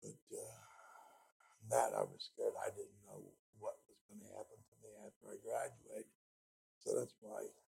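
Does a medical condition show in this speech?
Yes: speech impediment.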